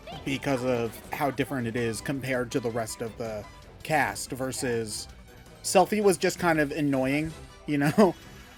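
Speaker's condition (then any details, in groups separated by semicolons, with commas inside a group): No condition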